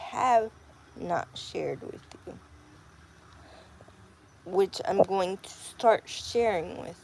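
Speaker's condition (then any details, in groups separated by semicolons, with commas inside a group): Cerebral palsy; sounds out of breath after therapy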